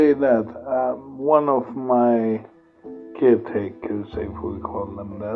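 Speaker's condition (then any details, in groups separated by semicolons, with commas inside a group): Multiple sclerosis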